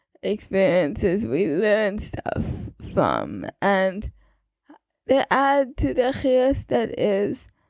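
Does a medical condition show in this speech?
Yes: cerebral palsy.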